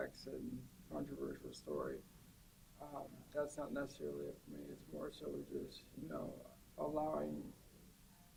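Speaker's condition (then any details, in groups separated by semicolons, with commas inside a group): Spastic cerebral palsy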